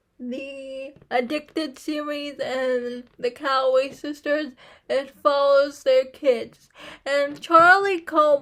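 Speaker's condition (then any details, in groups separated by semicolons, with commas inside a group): Cerebral palsy; uses wheelchair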